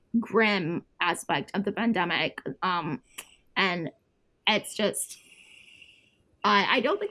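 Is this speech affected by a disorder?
Yes: tracheostomy; tracheostomy tube for breathing, had whole life, nurse accompanied through childhood; uses tracheostomy tube to breathe, age 28.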